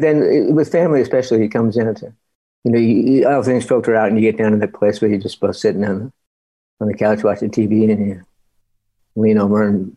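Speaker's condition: Parkinson's disease; Parkinson's about 30 years, spinal tumor removed to prevent paralysis, relearned walking mechanics afterward; cannot stop hands moving, body moves and freezes, still walks poorly, cannot type or write; after back surgery, trouble recalling lines, could not speak them as intended

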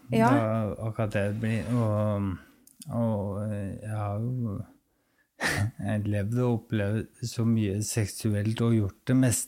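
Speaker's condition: ALS; uses breathing help, good and bad days, clenching and teeth grinding on bad days

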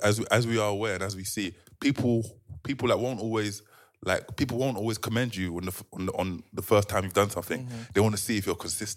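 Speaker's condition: Stutter; occasional issues; confident speaker, weekly podcast speaking used as practice platform; repeated sounds, repeated words

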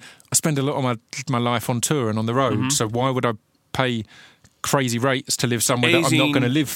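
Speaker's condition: Stutter; since childhood, attributed to near-drowning as child, found under hypnosis at 13 or 14; struggles on guest's name Dylan Moran during recording; triggered by certain words, trouble on first sound, adds letter or slurs to lead in, eases on stage; repeated words, prolonged sounds

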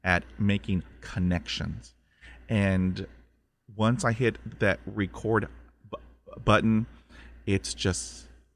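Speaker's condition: Stuttering; stutter since childhood; blocks

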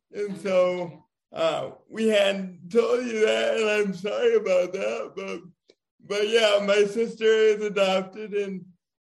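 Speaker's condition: Cerebral palsy; diagnosed as firstborn child

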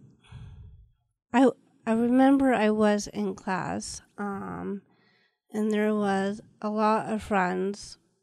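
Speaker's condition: Down syndrome; present since birth

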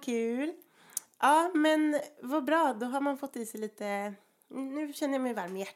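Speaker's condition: No condition

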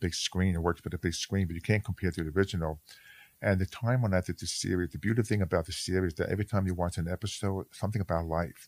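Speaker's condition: Hearing loss; hearing loss from childhood, with severe speech impediment as a kid

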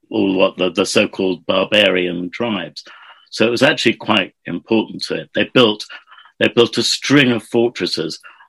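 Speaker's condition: No condition

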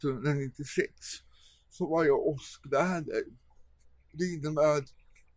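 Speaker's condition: Cerebral palsy; cramps, worse in cold, lives in Thailand because Sweden too cold

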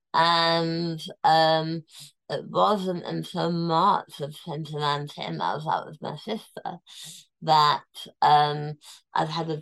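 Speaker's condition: Tongue cancer, near-total glossectomy, stage 4 tongue cancer; 5 millimeters left

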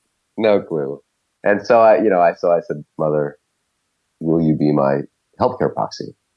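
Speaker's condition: No condition

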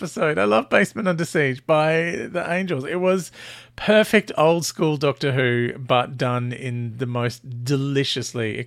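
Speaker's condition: No condition

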